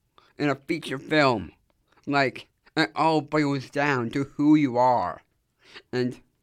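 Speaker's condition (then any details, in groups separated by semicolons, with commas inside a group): Down syndrome; from birth; able to do public speaking, able to express self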